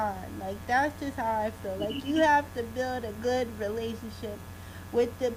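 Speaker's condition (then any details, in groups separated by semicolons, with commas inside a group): Cerebral palsy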